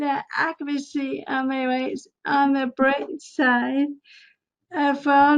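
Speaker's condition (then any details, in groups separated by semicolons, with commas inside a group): Cerebral palsy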